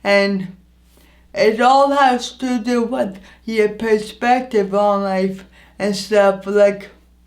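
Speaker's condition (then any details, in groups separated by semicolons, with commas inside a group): Anoxic brain injury; injury affects voice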